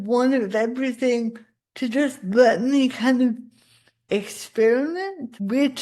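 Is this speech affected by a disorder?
Yes: cerebral palsy; spasticity.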